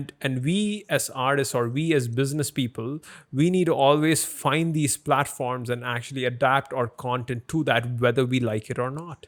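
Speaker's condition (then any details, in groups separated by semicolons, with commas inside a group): No condition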